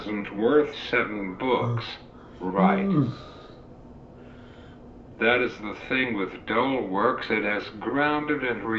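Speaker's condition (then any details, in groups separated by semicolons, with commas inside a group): Cerebral palsy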